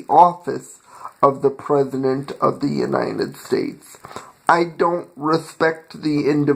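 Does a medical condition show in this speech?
Yes: cerebral palsy.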